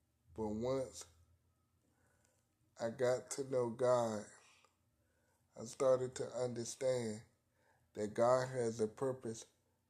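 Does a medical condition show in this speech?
Yes: cerebral palsy; spastic quadriparesis, present from birth, wheelchair user, unable to walk; about 30 years since birth.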